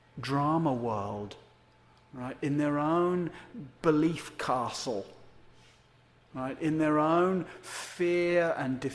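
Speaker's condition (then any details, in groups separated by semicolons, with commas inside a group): No condition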